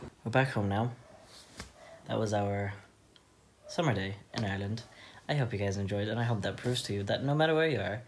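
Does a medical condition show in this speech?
No.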